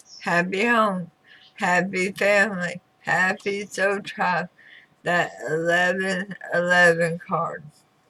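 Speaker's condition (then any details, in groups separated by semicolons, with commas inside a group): Throat cancer radiation damage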